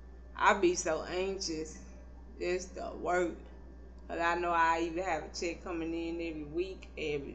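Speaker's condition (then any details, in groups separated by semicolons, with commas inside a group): Cerebral palsy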